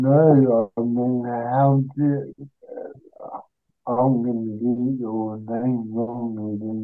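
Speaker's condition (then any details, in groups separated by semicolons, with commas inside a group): Cerebral palsy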